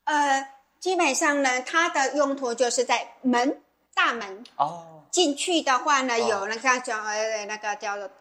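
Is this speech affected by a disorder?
Yes: hearing impairment; hearing loss noticed in childhood missing school bell, progressive, moderate at assessment, hearing aids from twenties, cochlear implant; uses hearing aids and cochlear implant, lip-reads, asks others to speak slowly, host slows pace; writes when lip-reading impossible, as at hospitals or with masks.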